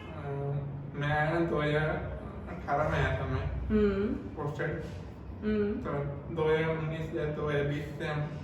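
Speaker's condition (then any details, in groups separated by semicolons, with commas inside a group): Cerebral palsy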